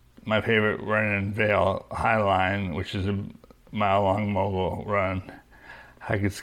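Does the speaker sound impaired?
Yes: young-onset Parkinson's disease; diagnosed at 38, hereditary form, right-side hand weakness, freezing, 5 years medication, then deep brain stimulator; daily exercise, Peloton bike.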